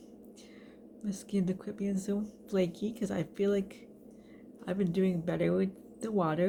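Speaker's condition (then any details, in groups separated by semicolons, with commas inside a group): Cerebral palsy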